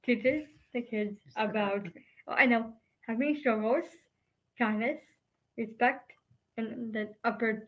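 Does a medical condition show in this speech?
Yes: Down syndrome; congenital, hypotonia at birth, diagnosed hours after birth, high marker on alpha fetoprotein test at 16 weeks; age 25, early work on speech and neurodevelopment.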